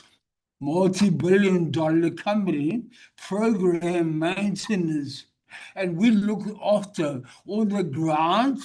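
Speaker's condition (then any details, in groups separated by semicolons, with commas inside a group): Brain injury; wheelchair user; practising walking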